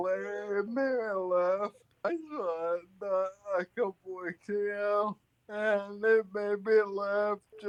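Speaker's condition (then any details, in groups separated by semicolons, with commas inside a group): Friedreich's ataxia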